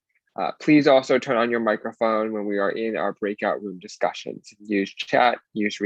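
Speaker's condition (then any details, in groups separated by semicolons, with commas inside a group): No condition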